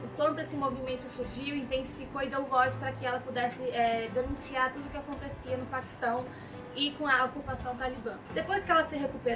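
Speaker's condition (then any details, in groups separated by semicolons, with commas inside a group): No condition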